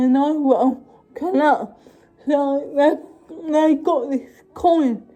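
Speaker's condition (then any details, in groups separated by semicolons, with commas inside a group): Cerebral palsy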